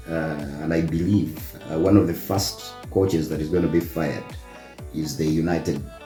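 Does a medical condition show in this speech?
No.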